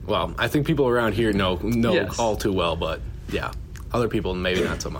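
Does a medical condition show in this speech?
No.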